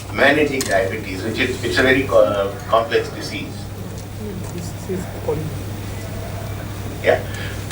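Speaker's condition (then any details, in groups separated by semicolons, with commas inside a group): No condition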